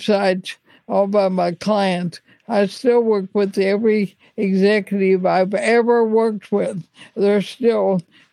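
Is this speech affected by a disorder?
Yes: ALS; thinking unaffected.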